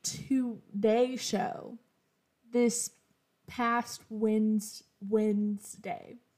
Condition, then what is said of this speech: Stuttering. And it sounds like I'm just saying hello.